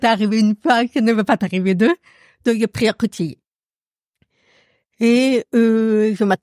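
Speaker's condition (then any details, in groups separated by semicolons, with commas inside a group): Profound deafness; audible accent from deafness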